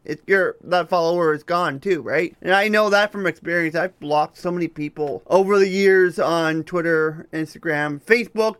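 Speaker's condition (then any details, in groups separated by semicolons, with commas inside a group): No condition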